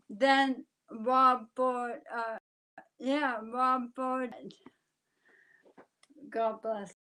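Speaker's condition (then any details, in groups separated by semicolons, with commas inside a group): ALS; speech affected but still understandable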